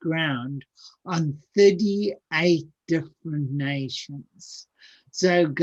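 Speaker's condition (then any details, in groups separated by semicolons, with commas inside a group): Cerebral palsy; speech sounds atypical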